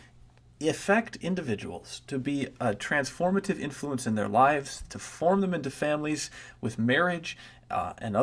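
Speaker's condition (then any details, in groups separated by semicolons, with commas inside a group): No condition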